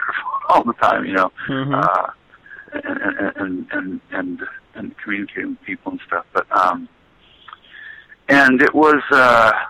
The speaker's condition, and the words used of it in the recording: Stuttering. I mean, that's one of the hardest words for a stutterer to say.